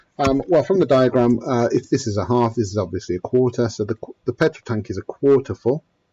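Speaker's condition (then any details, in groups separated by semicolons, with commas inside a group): No condition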